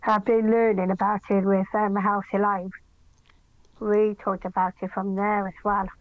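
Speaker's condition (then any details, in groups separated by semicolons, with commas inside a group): Down syndrome; extra chromosome, learning disabilities, hearing difficulties, deaf in one ear, difficulty concentrating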